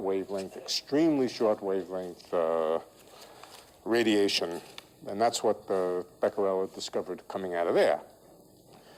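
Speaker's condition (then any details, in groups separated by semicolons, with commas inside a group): No condition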